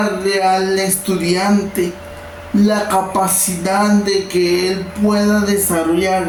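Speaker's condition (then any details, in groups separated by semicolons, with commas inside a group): Cerebral palsy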